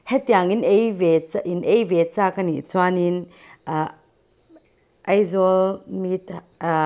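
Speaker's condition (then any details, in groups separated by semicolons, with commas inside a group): No condition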